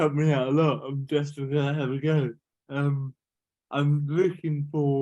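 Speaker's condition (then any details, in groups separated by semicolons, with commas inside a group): Cerebral palsy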